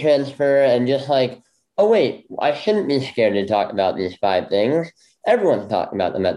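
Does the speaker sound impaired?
Yes: bilateral cleft lip; congenital bilateral, jaw surgery twice, 13 surgeries, braces 15 years, left ear tumor, left hearing loss.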